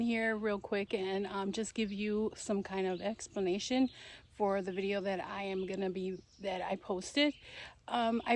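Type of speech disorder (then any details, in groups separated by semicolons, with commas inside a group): None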